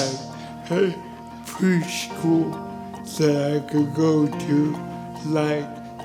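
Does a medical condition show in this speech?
Yes: cerebral palsy; since birth.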